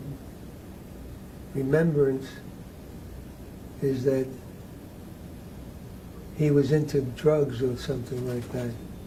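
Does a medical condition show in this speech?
Yes: Parkinson's disease; needs to keep voice level up.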